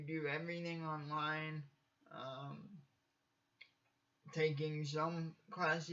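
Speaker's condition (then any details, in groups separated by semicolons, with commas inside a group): Cerebral palsy; from birth, uses wheelchair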